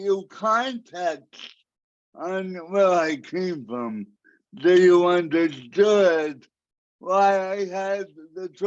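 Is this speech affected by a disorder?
Yes: cerebral palsy.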